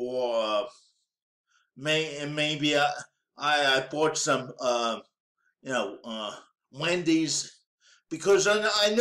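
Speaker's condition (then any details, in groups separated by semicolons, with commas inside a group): Cerebral palsy; hard to speak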